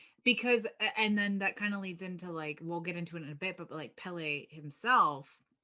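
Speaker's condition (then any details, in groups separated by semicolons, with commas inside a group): No condition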